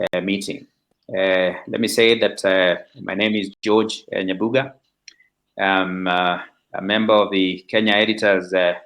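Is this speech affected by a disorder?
No.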